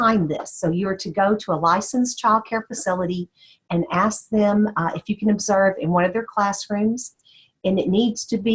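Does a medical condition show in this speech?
No.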